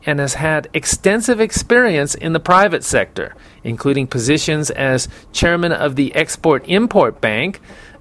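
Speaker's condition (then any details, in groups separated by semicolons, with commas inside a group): No condition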